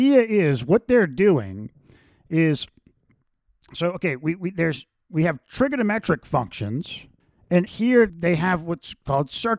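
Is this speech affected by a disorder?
No.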